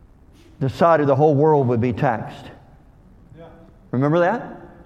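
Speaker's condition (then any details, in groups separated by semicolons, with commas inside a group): Cleft lip and palate; called hair lip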